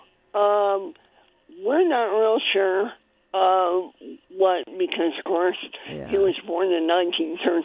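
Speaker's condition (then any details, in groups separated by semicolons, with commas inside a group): Cleft palate; congenital cleft palate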